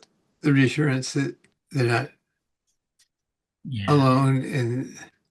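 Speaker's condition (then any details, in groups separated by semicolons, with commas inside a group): Parkinson's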